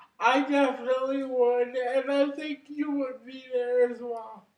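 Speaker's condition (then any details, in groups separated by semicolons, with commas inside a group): Cerebral palsy; brain injury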